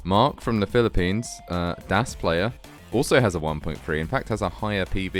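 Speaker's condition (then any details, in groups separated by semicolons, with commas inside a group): No condition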